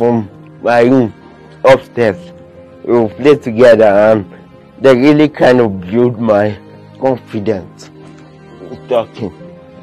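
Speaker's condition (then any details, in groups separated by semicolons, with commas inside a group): Cerebral palsy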